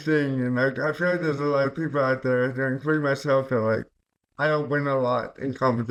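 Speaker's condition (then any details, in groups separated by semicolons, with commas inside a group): Cerebral palsy; caused by stroke at birth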